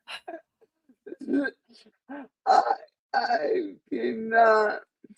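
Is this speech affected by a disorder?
Yes: cerebral palsy; speech affected, permanent.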